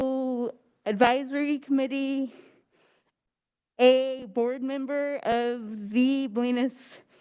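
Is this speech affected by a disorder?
Yes: cerebral palsy; stutters, clearer when medicated.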